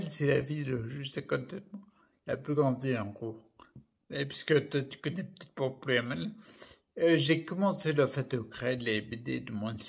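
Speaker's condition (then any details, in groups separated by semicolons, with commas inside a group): Primary progressive multiple sclerosis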